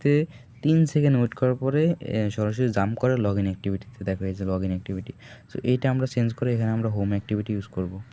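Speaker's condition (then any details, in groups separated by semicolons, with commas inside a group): No condition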